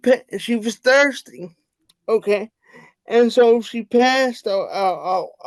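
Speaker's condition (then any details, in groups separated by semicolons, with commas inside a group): Cerebral palsy; wheelchair user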